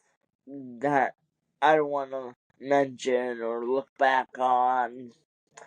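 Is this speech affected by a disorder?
Yes: cerebral palsy; wheelchair user.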